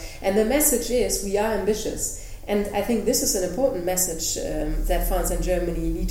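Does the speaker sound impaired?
No.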